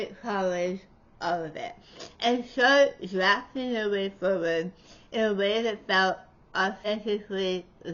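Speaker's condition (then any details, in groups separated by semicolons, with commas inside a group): Tongue cancer surgery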